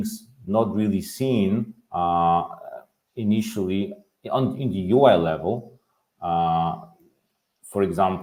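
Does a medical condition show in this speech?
No.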